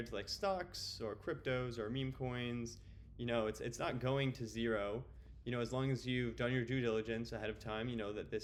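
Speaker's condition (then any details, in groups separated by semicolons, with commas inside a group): No condition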